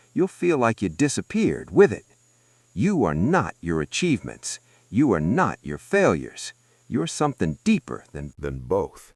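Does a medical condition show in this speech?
No.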